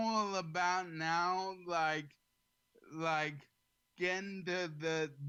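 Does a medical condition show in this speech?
Yes: ALS; slightly slurred, has to slow down.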